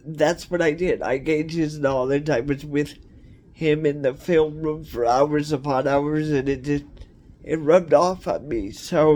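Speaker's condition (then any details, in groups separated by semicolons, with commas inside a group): Cerebral palsy; cerebral palsy, wheelchair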